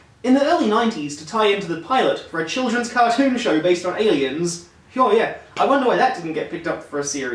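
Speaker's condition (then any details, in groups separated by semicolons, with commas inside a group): No condition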